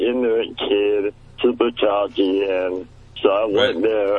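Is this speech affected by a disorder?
Yes: muscular dystrophy; childhood onset.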